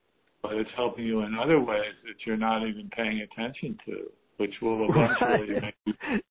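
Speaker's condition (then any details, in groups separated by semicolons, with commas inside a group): Parkinson's; some symptoms gradually improved with persistent proactive self-care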